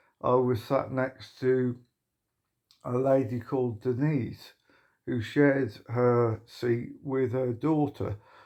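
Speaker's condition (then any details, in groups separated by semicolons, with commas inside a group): Motor neuron disease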